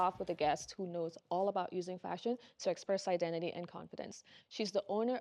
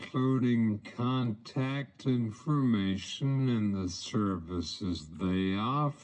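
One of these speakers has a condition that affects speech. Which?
The second: cerebral palsy; power wheelchair user, types with head switches; uses voice-output tablet via head switches, slow responses, speaking through a speech-generating device.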